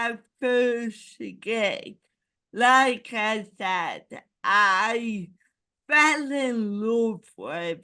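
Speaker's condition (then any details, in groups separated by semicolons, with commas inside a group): Cerebral palsy; ataxic type, low muscle tone; 34 years, no speech therapy since childhood; speech impairment, tension with strangers, long words harder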